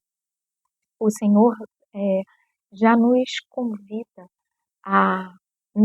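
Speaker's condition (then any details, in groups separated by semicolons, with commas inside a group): No condition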